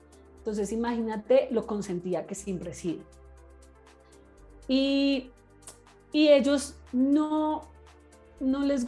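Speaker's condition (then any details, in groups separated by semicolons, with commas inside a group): Stuttering; stuttering since childhood, severe in childhood, persisted into adulthood; mild stuttering, improved from severe, past therapy with non-specialist fonoaudiólogas including Mariana; speaks at own pace, formerly childlike high voice, voice and diction improved; repeated words, prolonged sounds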